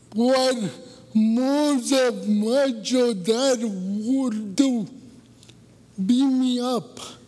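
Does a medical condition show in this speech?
Yes: cerebral palsy; born about two weeks early.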